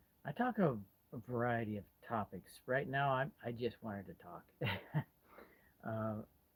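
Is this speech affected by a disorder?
No.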